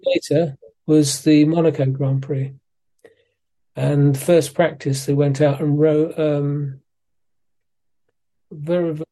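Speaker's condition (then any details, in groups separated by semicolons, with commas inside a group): Parkinson's disease; diagnosed by neurologist in Malaysia around age 60, suspected for a while; physiotherapy, exercise training with physiotherapist after moving back to UK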